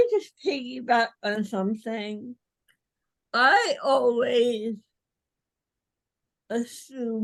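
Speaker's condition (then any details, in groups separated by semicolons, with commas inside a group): Cerebral palsy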